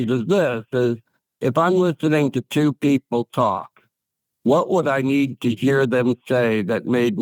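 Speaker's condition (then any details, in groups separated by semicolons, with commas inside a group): ALS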